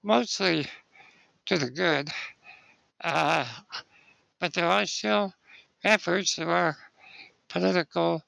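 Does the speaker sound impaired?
Yes: spinal muscular atrophy; congenital, wheelchair use whole life.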